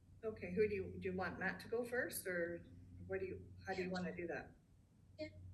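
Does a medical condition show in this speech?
No.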